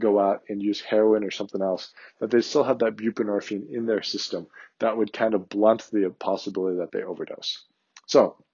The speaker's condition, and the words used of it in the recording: No condition.